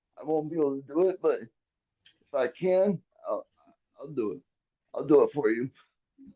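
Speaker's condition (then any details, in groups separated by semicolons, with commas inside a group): Cerebral palsy, quadriplegic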